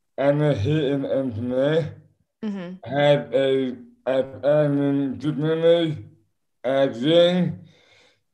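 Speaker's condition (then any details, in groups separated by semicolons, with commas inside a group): Dystonia; neurological movement disorder, caused by repeated rugby concussions and head knocks, affects speech and hands; slurred speech as first symptom, hands later involuntarily affected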